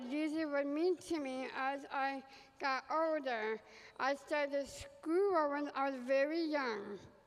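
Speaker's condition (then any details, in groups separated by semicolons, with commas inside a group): Down syndrome; congenital, diagnosed before birth, born month early, intestinal surgery hours after birth, 17 days neonatal hospital; difficulty with speech development in childhood, used basic signs, early physical therapy to strengthen muscles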